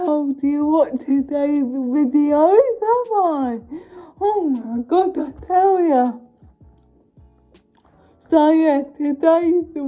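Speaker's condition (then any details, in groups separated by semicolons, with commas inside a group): Cerebral palsy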